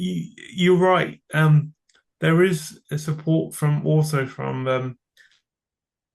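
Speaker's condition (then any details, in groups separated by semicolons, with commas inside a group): Cerebral palsy; from birth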